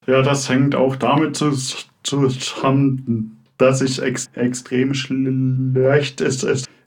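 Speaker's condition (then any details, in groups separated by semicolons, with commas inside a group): Stuttering; stuttering present even in dreams, onset age unknown; speech not fluent, blocks, fluency disorder only, knows what to say; repeated sounds, prolonged sounds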